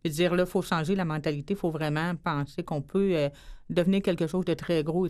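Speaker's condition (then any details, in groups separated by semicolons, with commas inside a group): Hearing loss; expresses herself very well, worked very hard for it, also speaks English well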